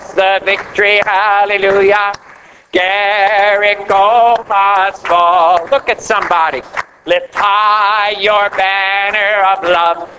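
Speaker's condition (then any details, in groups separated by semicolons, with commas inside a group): No condition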